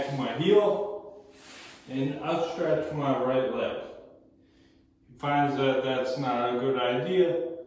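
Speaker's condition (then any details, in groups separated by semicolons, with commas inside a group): Cerebral palsy; movement dexterity issues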